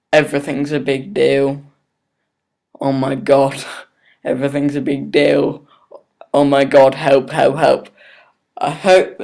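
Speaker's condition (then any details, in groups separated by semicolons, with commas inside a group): Cerebral palsy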